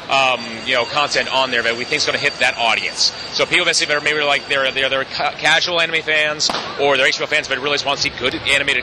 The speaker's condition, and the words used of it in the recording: No condition.